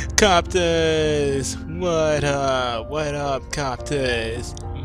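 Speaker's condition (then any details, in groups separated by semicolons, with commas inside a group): No condition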